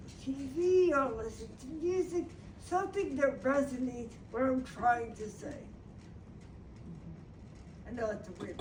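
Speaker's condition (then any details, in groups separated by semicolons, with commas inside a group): Brain injury; acquired injury, cognitive, language and motor speech problems; about five years since injury, weekly music therapy; word-finding difficulty, used iPad, intelligibility improved, slow loud breathing strategy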